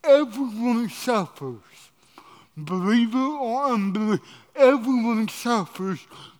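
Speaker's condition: Cerebral palsy

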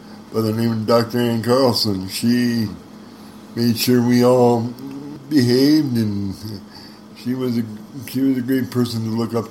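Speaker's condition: Spastic cerebral palsy; present from birth, uses wheelchair, tight joints and legs, startles at loud noises, missed school year for surgery; about 59 years with condition, daily range of motion, muscle-relaxing medication against cramps; worries about stuttering on some words, had speech therapy in school

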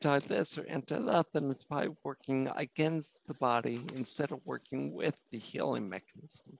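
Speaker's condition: Spinocerebellar ataxia; no definitive treatment

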